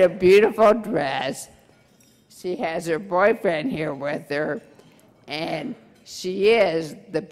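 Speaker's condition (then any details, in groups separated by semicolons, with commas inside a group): Brain injury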